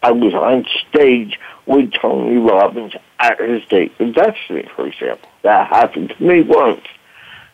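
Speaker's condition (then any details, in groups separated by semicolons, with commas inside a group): Voice box damage from tracheostomy; past therapy and psychiatrists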